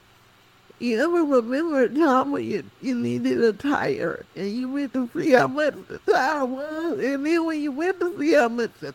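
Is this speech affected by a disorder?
Yes: cerebral palsy; speech affected.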